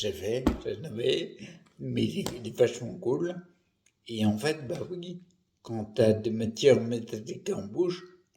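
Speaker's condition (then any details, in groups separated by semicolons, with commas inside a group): Primary progressive multiple sclerosis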